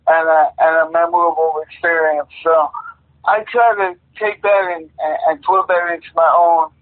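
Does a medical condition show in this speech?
Yes: cerebral palsy.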